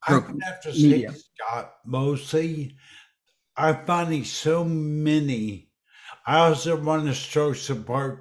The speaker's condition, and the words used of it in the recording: Dysarthria. And here I am, I have a speech deficit.